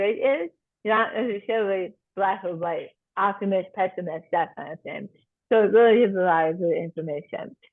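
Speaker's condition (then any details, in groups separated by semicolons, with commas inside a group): Tongue cancer surgery and reconstruction; cancer about one year ago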